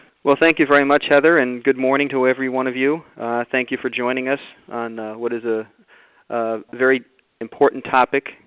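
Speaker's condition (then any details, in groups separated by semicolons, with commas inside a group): No condition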